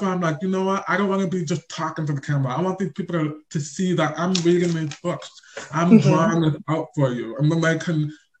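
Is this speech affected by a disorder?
Yes: deaf or hard of hearing; invisible deafness, on deaf spectrum, does not hear everything, family not fluent in signing.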